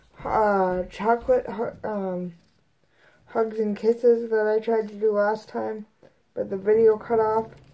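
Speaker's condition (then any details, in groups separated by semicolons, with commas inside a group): Cerebral palsy; both hands affected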